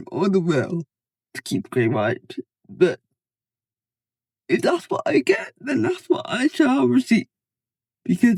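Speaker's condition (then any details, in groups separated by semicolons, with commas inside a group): Cerebral palsy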